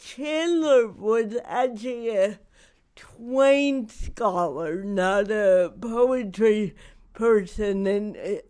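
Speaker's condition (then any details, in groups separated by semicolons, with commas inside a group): Cerebral palsy; not degenerative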